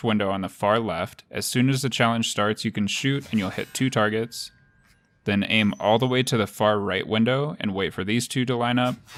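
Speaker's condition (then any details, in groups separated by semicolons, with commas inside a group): No condition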